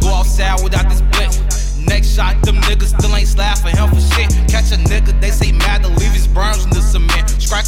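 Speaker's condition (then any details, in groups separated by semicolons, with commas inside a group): No condition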